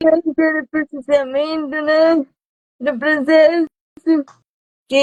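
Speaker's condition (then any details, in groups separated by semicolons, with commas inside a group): Cerebral palsy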